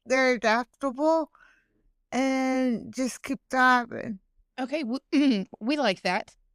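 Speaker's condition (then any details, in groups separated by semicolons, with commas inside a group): Hemiplegic cerebral palsy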